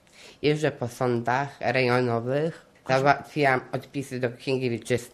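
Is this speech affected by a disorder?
Yes: Down syndrome; intellectual disability, intermittent memory lapses, difficulty with arithmetic and counting money.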